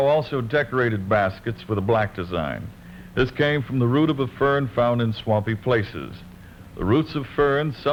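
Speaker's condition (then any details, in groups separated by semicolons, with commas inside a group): No condition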